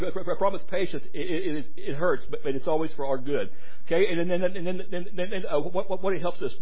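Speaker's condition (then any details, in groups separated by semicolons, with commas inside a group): Stuttering; struggled with it for a while, adults at gadsdale said stutter barred preaching; tired tonight, feels an hour later, stutters more; stutters more when tired; repeated sounds, repeated words, prolonged sounds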